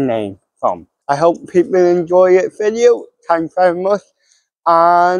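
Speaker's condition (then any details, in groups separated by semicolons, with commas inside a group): Cerebral palsy, ataxic, mild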